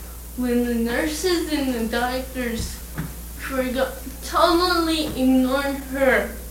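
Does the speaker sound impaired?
Yes: cerebral palsy; air blocked after birth, revived, weak loose muscles, foot drop, trips and falls, slow rising; slurred, unintelligible when excited.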